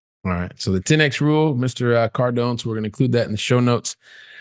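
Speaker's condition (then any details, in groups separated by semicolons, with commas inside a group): No condition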